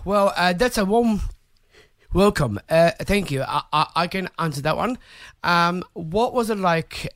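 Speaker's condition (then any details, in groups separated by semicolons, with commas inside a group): Down syndrome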